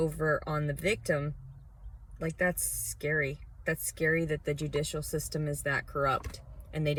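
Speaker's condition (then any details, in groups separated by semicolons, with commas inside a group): No condition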